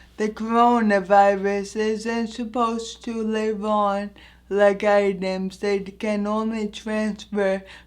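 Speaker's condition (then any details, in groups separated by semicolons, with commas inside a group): Anoxic brain injury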